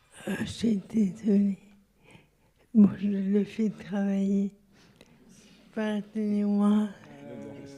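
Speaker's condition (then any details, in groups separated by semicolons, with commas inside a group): Locked-in syndrome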